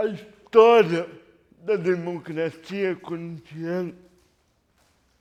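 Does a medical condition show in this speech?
Yes: cerebral palsy.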